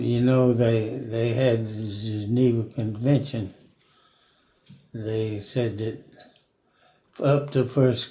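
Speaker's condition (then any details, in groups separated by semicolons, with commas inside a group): Parkinson's; about 5 years since onset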